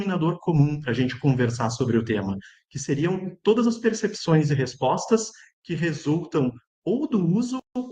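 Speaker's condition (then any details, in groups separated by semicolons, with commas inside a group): No condition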